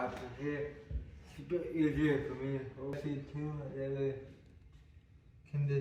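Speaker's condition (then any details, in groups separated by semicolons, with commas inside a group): Cerebral palsy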